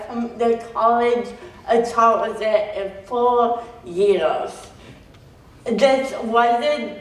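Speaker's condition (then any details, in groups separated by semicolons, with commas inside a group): Cerebral palsy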